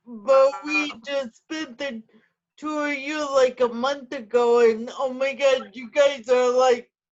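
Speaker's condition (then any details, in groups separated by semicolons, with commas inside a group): Cerebral palsy; stress affects whole body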